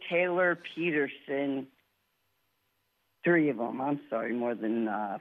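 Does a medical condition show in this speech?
No.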